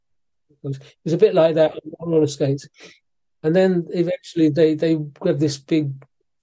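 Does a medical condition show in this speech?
Yes: Parkinson's disease; physiotherapy.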